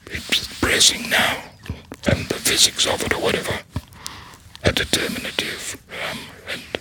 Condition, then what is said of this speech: Laryngectomy. So I was speaking then really as well or as badly as I'm speaking now.